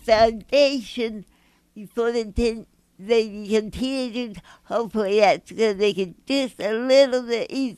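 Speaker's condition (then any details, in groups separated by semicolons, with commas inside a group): Mild cerebral palsy; mild cerebral palsy affecting speech; hard to understand initially, listeners must listen closely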